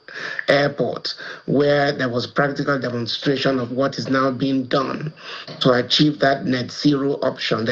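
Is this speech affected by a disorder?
No.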